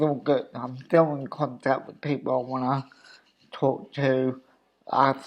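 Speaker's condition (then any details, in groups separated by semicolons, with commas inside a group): Cerebral palsy; obvious speech impediment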